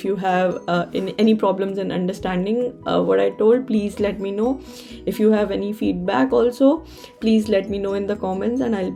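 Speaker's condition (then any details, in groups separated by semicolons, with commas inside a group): No condition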